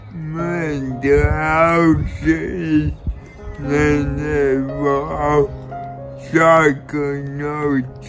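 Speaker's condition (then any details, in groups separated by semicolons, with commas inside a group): Cerebral palsy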